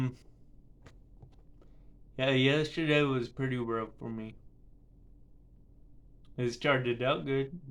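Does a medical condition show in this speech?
Yes: cerebral palsy; affects speech and balance.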